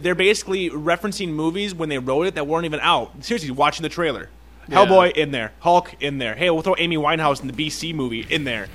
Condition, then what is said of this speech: No condition.